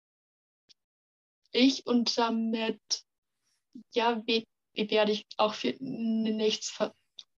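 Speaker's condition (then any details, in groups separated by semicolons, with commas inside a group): Stuttering; stuttering since kindergarten age, many logopedists and speech therapists, stuttering therapy groups with other stutterers; 18 years old, fighting stuttering less with pressure and resistance; part-word and word repetitions, we wegzulaufen; prolonged sounds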